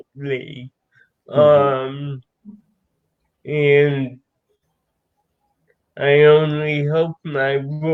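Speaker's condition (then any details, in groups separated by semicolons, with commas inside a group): Cerebral palsy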